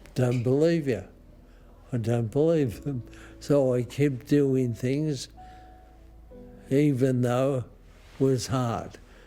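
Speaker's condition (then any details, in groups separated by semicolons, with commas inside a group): Motor neurone disease; onset cramp while running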